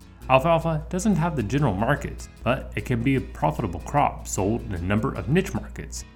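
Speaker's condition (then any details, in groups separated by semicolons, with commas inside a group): No condition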